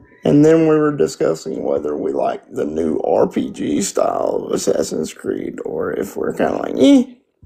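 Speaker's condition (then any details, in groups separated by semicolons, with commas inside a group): Spastic quadriplegic cerebral palsy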